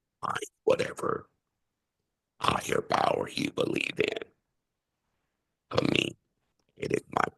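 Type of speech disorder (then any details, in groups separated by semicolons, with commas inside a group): Speech with a voice prosthesis; laryngeal cancer, total laryngectomy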